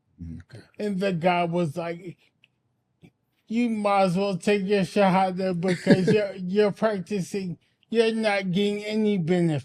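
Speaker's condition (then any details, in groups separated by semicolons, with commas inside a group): Anoxic brain injury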